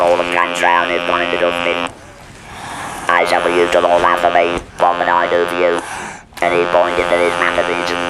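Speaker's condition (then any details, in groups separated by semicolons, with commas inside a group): Laryngeal cancer with laryngectomy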